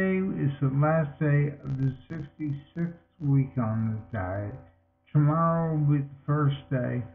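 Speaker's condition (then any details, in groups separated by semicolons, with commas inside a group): Multiple sclerosis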